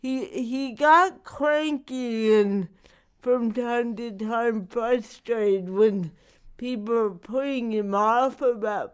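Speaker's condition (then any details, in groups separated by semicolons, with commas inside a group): Cerebral palsy; not degenerative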